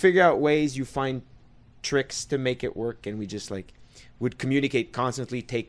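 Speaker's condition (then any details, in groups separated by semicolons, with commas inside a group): No condition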